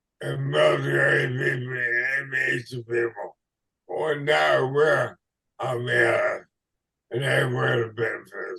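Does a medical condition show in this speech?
Yes: ALS/MND.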